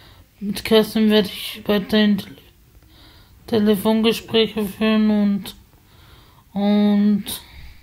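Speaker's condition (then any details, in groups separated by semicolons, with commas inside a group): Spasticity from birth; multiple sclerosis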